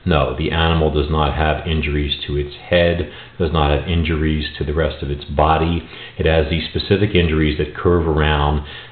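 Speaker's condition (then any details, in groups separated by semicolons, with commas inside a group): No condition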